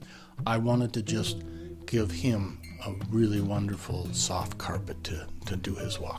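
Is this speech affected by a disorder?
No.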